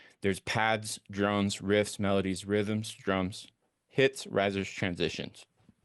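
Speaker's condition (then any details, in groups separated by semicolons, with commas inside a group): No condition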